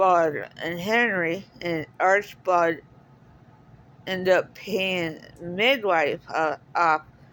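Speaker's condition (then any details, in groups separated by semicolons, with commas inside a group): Cerebral palsy; speaks differently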